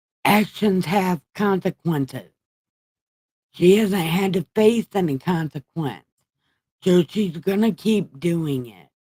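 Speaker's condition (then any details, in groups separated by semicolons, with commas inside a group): Brain injury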